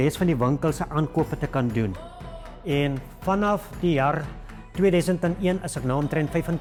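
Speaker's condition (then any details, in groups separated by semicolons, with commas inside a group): No condition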